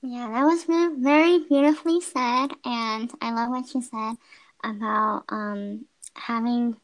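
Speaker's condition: Cleft palate; unilateral cleft palate, right side

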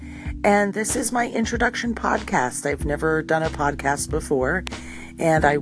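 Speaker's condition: No condition

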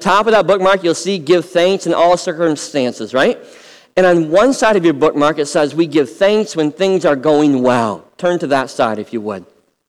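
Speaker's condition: Cleft lip and palate; congenital

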